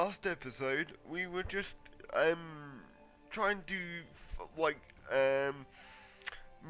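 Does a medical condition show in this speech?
Yes: cerebral palsy.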